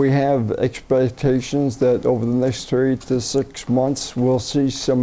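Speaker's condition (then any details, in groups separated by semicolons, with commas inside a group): Multiple system atrophy; first diagnosed as cerebellar ataxia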